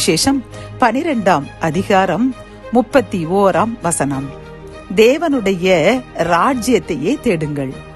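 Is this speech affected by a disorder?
No.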